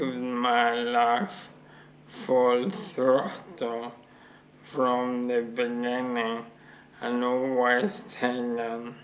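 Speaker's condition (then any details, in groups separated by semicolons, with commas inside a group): Motor neuron disease; throat and mouth weakness affecting speech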